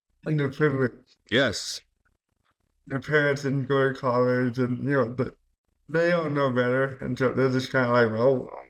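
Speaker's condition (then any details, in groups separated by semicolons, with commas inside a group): Cerebral palsy; caused by stroke at birth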